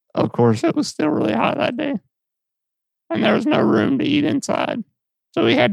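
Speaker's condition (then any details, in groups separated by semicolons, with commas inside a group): Muscular dystrophy; lifelong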